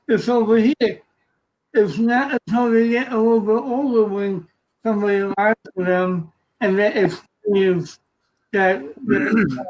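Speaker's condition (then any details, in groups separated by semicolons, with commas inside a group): Cerebral palsy; from birth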